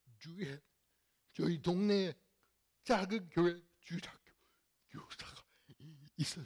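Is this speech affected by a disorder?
Yes: cerebral palsy; fairly severe in childhood.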